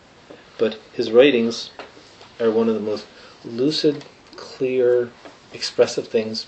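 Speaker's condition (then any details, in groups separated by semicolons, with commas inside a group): No condition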